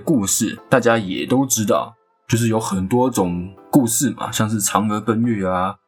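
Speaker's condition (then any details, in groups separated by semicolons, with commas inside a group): No condition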